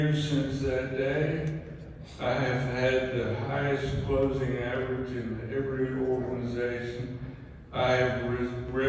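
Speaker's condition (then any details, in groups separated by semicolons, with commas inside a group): ALS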